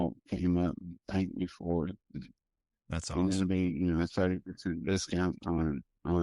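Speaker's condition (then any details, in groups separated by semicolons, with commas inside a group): Primary progressive multiple sclerosis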